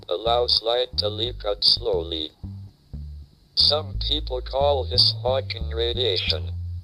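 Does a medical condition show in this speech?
Yes: ALS, through a speech-generating device.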